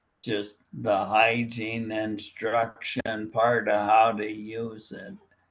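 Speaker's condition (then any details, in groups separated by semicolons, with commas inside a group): Primary lateral sclerosis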